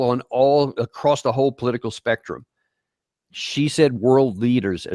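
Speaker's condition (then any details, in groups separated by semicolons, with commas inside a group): No condition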